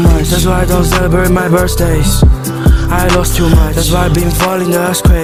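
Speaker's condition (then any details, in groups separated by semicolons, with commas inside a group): No condition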